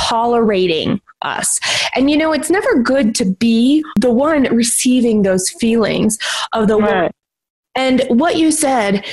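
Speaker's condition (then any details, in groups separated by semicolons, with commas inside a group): No condition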